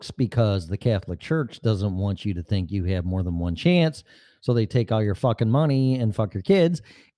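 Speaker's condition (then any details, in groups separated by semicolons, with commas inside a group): No condition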